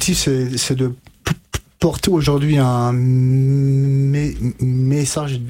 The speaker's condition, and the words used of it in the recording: Stuttering. Donc là par exemple j'ai des blocages et j'ai des répétitions, mais auparavant, avant que je fasse ce gros travail orthophonique, c'était une catastrophe